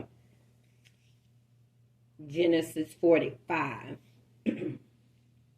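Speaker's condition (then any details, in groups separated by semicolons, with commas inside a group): No condition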